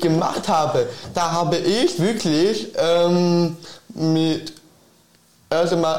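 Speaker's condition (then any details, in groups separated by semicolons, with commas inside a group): Down syndrome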